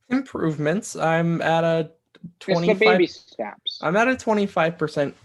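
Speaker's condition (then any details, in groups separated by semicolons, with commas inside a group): No condition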